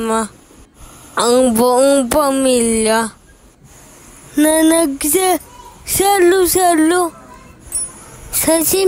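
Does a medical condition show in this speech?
Yes: cerebral palsy; affects hands, cannot write.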